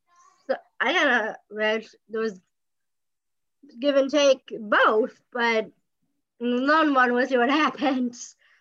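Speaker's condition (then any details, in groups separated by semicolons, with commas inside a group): Down syndrome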